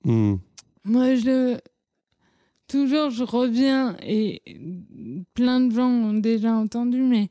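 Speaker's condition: Cerebral palsy; all rehabilitation including physiotherapy stopped at age 18, speech and psychomotor therapy stopped earlier

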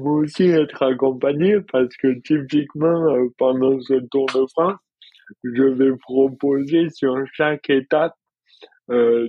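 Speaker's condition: Dystonia; rare neurological dystonia

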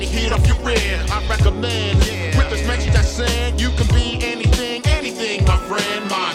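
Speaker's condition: No condition

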